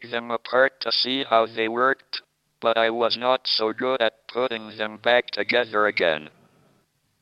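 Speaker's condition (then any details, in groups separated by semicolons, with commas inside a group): Motor neurone disease, speech-generating device; tracheostomy after pneumonia at CERN, wheelchair user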